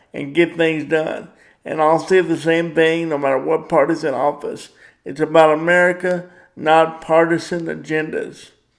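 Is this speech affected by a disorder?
Yes: cerebral palsy; power wheelchair.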